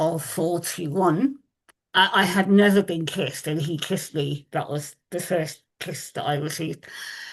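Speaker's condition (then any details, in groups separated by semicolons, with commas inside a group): Moebius syndrome facial paralysis, congenital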